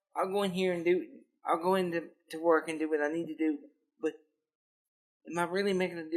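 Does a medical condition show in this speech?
Yes: cerebral palsy; lifelong physical disability.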